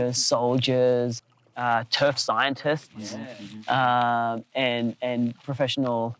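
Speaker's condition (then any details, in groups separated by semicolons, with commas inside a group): No condition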